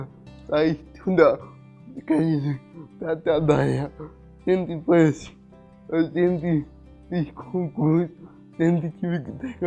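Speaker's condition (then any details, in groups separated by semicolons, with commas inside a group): Cerebral palsy; some difficulty speaking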